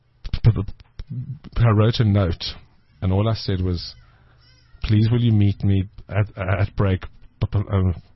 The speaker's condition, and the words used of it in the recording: Stuttering. Okay, so in other words, the more relaxed you are, the less you will stutter.